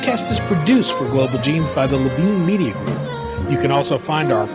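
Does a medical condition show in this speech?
No.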